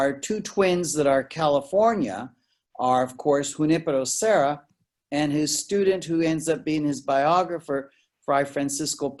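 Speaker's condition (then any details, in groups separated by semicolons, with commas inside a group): No condition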